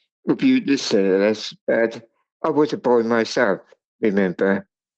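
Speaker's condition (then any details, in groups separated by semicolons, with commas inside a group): Cerebral palsy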